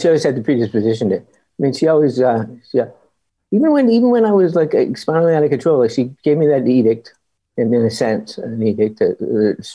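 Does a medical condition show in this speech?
Yes: Parkinson's disease; Parkinson's about 30 years, spinal tumor removed, surgery risking paralysis, had to relearn walking.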